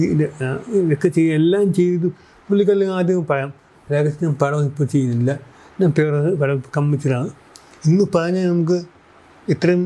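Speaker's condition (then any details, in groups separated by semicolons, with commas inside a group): Cerebral palsy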